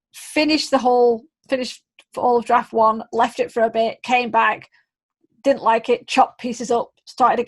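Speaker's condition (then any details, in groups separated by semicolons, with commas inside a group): No condition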